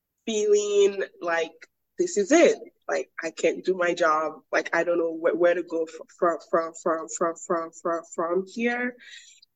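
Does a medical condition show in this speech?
Yes: stutter; covert most of life, overt since mid pharmacy school, CBT, couple months speech therapy, group therapy; word switching, avoided feared consonants and sounds, frequency and severity increased, 30-minute presentation took an hour; here repeated sounds, prolonged sounds.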